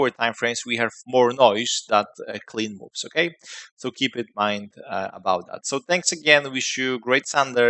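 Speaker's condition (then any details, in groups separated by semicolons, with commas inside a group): No condition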